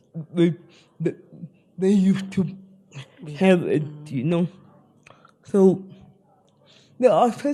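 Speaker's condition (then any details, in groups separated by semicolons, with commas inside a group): Spastic cerebral palsy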